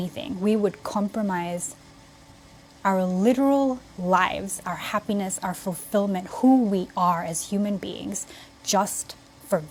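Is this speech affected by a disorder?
No.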